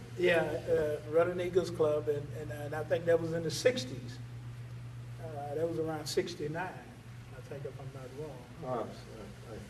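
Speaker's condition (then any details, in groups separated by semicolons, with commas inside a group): No condition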